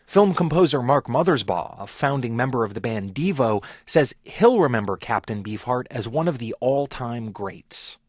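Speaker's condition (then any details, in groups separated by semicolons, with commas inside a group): No condition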